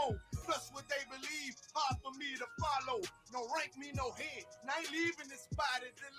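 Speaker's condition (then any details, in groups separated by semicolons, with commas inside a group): No condition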